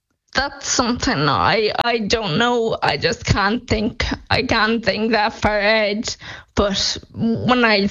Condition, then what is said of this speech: Ataxia. You're using a voice bank now to preserve the sound of your voice.